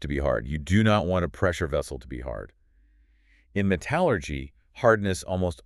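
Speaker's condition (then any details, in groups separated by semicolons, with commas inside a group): No condition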